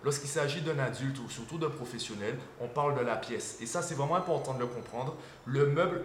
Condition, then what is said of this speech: None; typical speech.